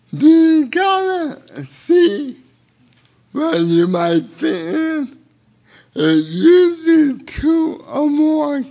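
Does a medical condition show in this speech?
Yes: cerebral palsy; a little difficult.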